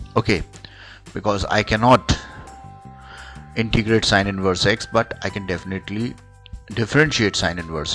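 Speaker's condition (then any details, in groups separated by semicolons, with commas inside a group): No condition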